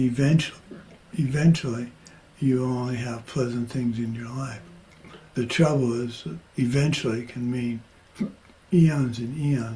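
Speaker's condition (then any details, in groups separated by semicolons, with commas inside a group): Parkinson's; progressing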